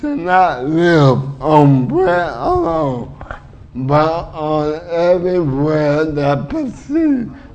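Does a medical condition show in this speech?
Yes: cerebral palsy; uses wheelchair.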